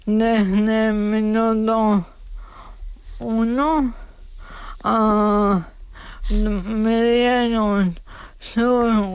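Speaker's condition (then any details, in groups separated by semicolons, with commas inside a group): ALS; diagnosed at about age 35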